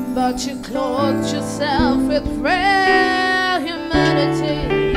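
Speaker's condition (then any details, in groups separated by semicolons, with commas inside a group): No condition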